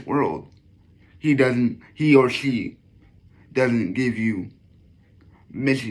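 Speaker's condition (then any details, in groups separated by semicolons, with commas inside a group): Cerebral palsy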